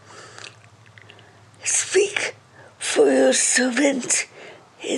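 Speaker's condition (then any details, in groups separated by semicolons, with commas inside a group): Cerebral palsy; speech affected, reading very slow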